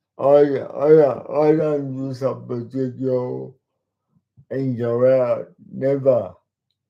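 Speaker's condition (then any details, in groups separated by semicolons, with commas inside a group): Cerebral palsy; from birth, oxygen loss at delivery; varies day to day; talks slowly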